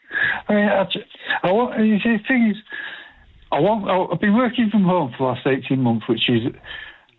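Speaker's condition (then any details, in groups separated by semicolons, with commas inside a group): Parkinson's disease; DBS implant, DBS surgery couple of years ago, worsening over last 18 months; symptoms much better since surgery, frequent falls, very poor balance, repeated hospital visits after falls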